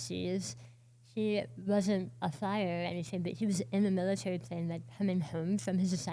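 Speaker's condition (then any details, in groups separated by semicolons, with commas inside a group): Oral cancer, partial glossectomy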